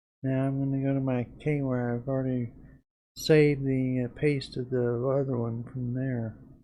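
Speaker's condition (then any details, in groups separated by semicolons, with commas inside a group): Parkinson's disease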